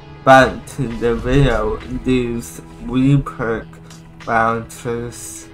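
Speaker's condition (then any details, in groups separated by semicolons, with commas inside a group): Cerebral palsy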